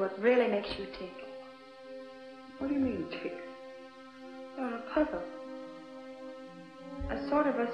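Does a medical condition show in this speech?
No.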